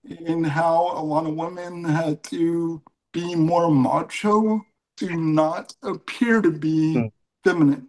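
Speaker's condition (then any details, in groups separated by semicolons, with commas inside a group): Cerebral palsy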